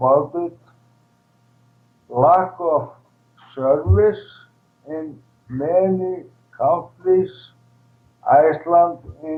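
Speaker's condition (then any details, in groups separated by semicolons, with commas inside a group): ALS, primary lateral sclerosis, PLS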